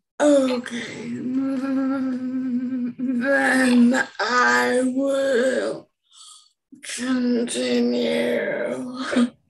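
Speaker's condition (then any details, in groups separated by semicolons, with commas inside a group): Episodic dysarthria, electrical injury; delayed electrical injury from ECT, repetitive traumatic brain injury; years of symptoms, no AAC device, learning switch use; profound episodic dysarthria, banked synthetic voice, keyboard or bluetooth device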